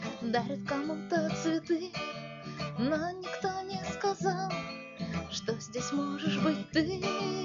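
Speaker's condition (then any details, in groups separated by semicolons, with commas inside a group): No condition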